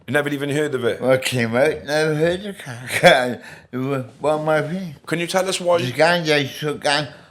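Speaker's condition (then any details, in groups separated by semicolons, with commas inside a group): Medication-induced speech impediment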